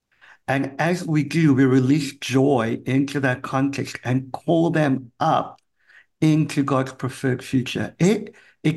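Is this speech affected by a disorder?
Yes: cleft palate; congenital.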